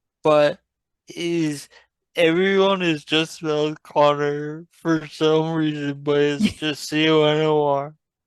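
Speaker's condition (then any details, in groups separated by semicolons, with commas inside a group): Traumatic brain injury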